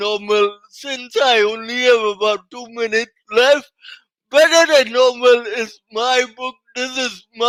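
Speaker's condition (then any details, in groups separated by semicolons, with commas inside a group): Cerebral palsy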